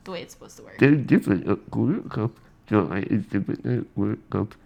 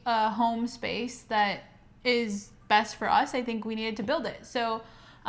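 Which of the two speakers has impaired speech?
The first: spinal muscular atrophy; type 2, never walked, scoliosis, spinal fusion.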